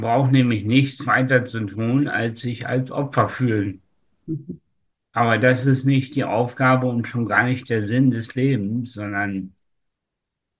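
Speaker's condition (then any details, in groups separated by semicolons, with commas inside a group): Spastic tetraparesis; oxygen deprivation during delivery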